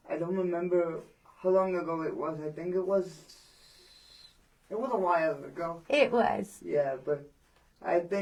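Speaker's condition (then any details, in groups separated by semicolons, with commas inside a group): Cerebral palsy; present from birth, premature birth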